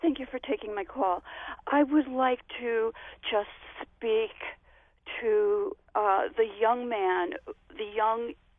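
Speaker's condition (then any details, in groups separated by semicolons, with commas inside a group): Stuttering; sudden speech loss about 10 years ago, brain surgery, 10 days intensive care for uncontrolled brain seizures; takes many medications; stutters on call, apologizes for it, mentions taking a lot of drugs; repeated sounds, prolonged sounds, blocks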